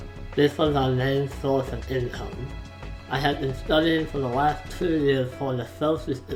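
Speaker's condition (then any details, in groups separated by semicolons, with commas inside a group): Facial palsy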